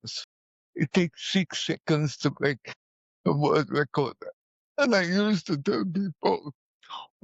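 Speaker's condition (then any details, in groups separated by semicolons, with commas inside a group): Cerebral palsy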